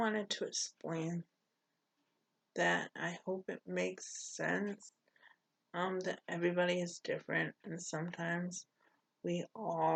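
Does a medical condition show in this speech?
Yes: cerebral palsy; poor balance.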